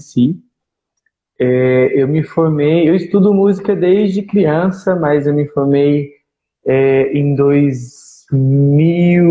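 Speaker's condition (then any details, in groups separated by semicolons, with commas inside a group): No condition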